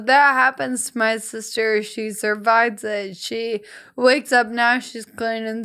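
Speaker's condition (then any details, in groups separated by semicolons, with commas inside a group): Friedreich's ataxia; slurred speech, sounds drunk, still understood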